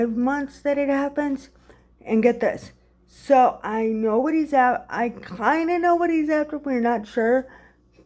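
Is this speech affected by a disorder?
Yes: cerebral palsy.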